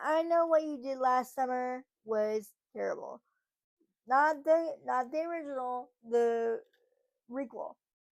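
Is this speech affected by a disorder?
Yes: cerebral palsy, spastic.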